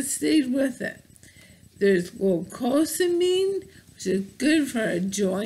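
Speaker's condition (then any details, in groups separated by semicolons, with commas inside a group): Bulbar ALS, bulbar onset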